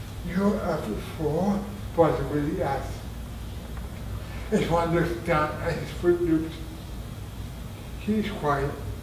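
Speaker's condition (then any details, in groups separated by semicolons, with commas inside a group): Traumatic brain injury; near-fatal injury; survived and recovered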